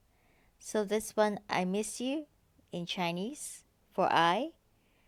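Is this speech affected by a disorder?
No.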